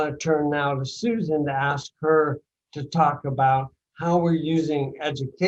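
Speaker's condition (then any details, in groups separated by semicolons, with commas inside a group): Bulbar onset ALS, mild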